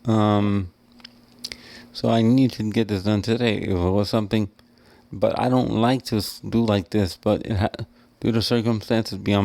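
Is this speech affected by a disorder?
Yes: cerebral palsy; wheelchair user.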